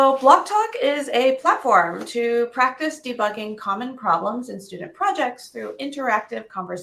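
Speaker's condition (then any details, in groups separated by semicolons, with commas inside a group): No condition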